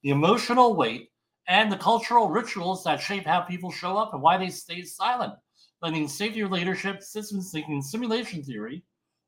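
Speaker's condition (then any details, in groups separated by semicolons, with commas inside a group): Bilateral cleft lip and palate; from birth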